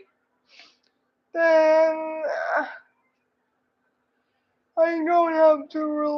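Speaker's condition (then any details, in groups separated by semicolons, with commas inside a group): Cerebral palsy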